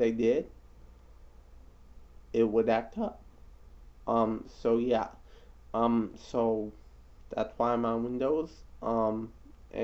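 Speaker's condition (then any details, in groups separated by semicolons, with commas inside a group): Cerebral palsy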